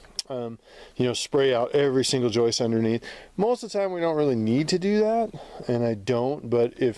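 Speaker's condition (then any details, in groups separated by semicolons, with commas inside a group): No condition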